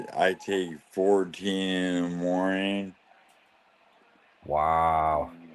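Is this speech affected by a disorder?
Yes: ALS; losing ability to talk and swallow.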